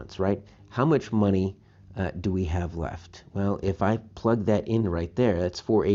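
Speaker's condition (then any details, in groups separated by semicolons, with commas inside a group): No condition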